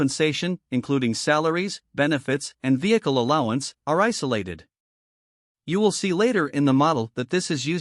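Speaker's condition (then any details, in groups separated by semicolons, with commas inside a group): No condition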